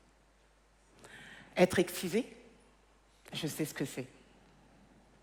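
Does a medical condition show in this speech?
No.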